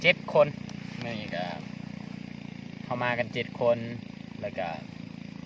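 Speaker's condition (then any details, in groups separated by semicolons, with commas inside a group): No condition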